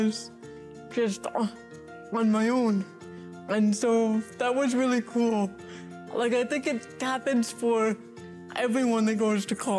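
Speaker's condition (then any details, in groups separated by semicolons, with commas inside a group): Cerebral palsy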